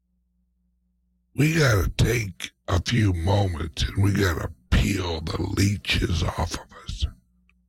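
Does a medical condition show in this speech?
Yes: speech impediment, mild.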